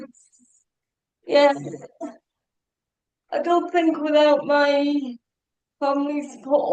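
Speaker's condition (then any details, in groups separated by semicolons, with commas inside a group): Cerebral palsy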